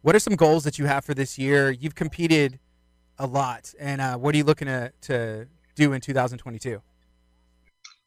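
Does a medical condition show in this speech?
No.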